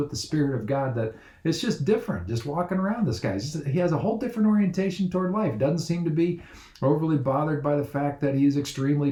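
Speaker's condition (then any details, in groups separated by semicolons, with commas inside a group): No condition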